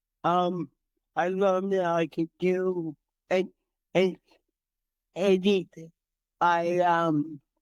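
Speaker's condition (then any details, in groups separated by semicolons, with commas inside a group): Cerebral palsy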